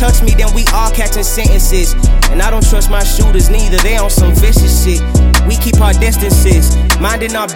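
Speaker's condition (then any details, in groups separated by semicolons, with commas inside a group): No condition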